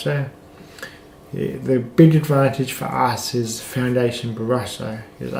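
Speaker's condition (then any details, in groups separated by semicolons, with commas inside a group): Cerebral palsy, mild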